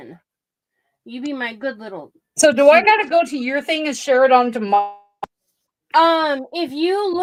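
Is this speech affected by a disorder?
No.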